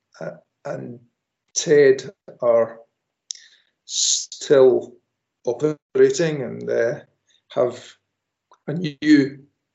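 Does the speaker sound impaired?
Yes: stammer; restrictive through life until Maguire speech recovery program about 21 years ago; since Maguire program able to give public, after-dinner, wedding and funeral speeches; says currently pretty sloppy, not best example of Maguire program; here prolonged sounds, blocks.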